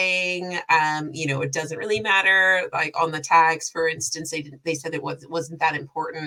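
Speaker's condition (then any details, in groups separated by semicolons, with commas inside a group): No condition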